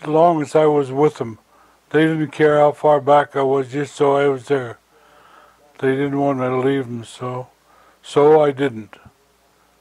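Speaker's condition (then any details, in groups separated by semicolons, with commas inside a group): Stroke; could not walk for a while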